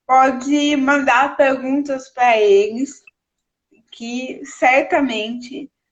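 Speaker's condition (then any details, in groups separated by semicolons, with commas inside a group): Cerebral palsy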